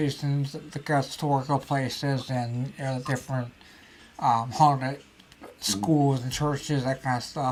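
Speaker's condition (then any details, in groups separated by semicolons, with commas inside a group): Ataxia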